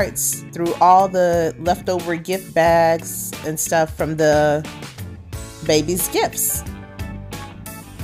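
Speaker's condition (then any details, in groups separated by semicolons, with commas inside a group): No condition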